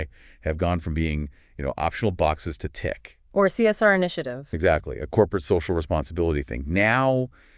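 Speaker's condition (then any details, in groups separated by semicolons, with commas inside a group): No condition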